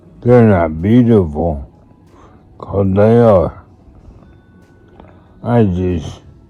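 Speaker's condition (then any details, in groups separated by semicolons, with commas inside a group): Multiple sclerosis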